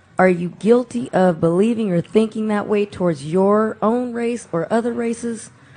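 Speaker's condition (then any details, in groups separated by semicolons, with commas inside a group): No condition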